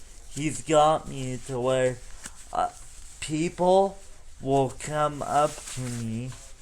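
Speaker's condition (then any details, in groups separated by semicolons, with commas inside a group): Cerebral palsy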